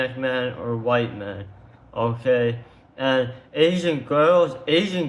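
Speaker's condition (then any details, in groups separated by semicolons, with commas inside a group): Tongue cancer surgery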